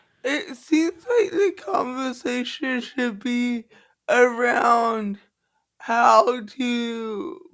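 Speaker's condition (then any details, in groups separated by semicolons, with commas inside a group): Cerebral palsy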